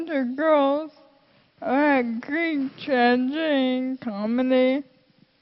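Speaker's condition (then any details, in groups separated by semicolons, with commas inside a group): Friedreich's ataxia; progressive, genetic, affects heart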